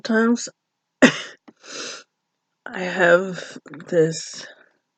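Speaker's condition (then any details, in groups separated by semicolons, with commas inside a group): Cerebral palsy; uses a cane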